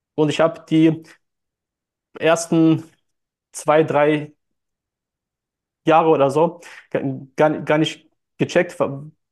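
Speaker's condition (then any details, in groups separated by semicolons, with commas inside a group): Stuttering; since childhood, hard in childhood, youth, school and nearly all speaking situations; compensates by outsourcing phone calls, social media and texting, speaks on stage; speech hangs at times, part-word repetitions; repeated sounds, prolonged sounds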